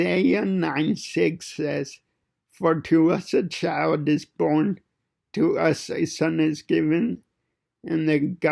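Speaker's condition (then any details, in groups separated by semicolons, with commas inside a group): Cerebral palsy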